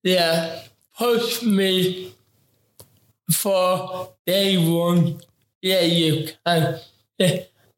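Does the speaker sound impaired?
Yes: ataxic cerebral palsy; movement.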